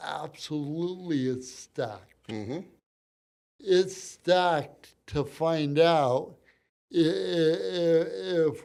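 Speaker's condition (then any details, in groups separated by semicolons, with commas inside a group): Cerebral palsy; from birth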